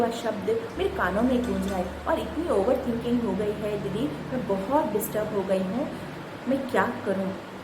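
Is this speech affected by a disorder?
No.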